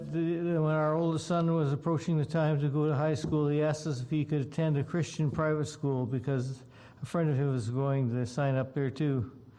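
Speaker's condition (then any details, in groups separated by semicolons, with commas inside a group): Parkinson's disease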